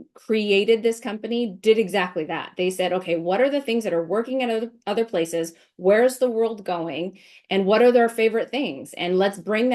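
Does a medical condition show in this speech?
No.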